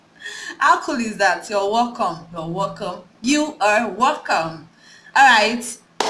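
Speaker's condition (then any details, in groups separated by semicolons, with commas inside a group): No condition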